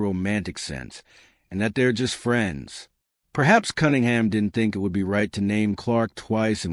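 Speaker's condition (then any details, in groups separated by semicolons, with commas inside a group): No condition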